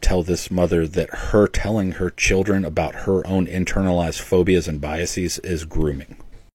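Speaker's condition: No condition

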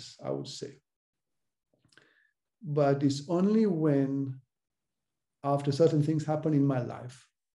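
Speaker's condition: No condition

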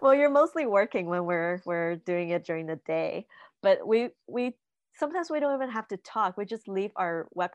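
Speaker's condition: No condition

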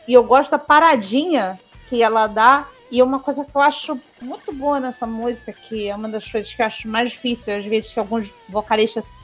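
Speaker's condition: No condition

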